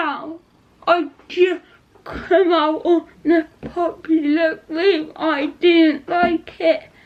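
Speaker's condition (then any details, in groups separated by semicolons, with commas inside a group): Cerebral palsy; not quadriplegic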